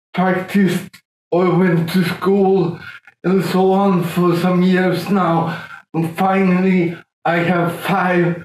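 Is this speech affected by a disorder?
Yes: cerebral palsy, severe.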